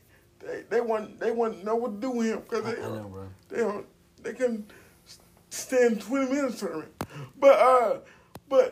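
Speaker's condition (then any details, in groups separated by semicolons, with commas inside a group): Cerebral palsy; uses wheelchair, age 42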